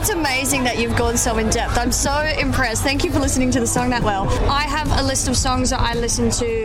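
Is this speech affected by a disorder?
Yes: cleft palate; congenital, no roof of mouth at birth, multiple surgeries; unable to swallow or sing as a child.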